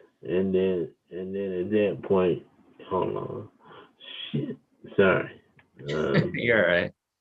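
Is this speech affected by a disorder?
Yes: cerebral palsy; wheelchair user.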